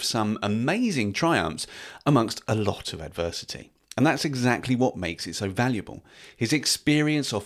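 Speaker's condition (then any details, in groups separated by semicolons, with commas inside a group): No condition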